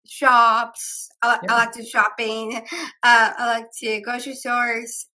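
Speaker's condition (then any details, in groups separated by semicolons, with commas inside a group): Down syndrome; three copies of 21st chromosome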